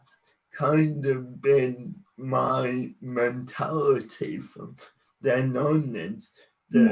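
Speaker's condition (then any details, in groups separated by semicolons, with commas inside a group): Cerebral palsy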